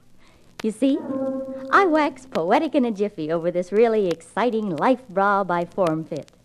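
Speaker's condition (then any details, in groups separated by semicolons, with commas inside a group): No condition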